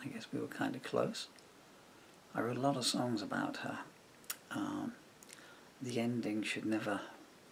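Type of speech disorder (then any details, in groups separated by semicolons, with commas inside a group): Bulbar dysarthria; progressive bulbar palsy (MND)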